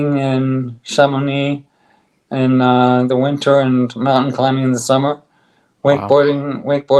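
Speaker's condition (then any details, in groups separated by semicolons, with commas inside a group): ALS; on drug, stronger bite, speaks better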